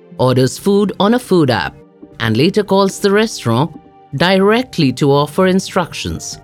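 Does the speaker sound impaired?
No.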